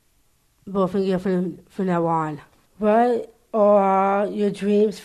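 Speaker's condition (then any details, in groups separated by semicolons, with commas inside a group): Down syndrome; heart defect, legally blind; age 40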